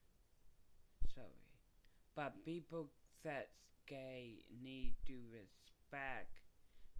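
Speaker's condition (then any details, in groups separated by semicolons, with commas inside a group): Mild cerebral palsy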